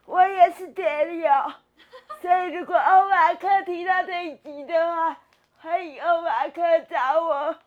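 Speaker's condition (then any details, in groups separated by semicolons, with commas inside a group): Cerebral palsy; only mouth and eyes relatively mobile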